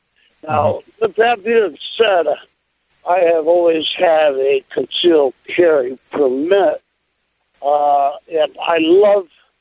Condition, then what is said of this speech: Stroke. I had a stroke recently, so I hope you forgive me for the presentation